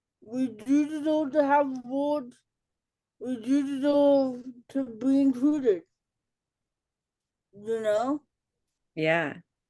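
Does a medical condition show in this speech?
Yes: cerebral palsy; affects speech and fine motor skills; childhood speech delay.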